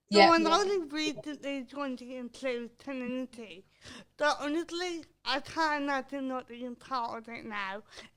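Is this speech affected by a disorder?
Yes: cerebral palsy.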